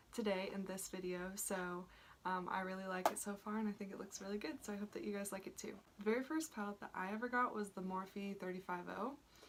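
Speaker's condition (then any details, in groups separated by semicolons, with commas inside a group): No condition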